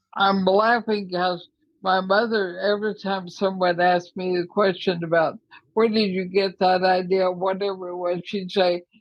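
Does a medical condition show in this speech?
Yes: ALS.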